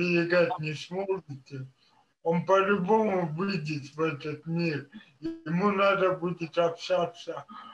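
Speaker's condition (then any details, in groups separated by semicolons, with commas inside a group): Cerebral palsy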